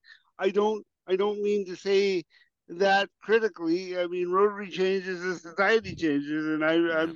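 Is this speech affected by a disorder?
Yes: cerebral palsy; some 40 years ago.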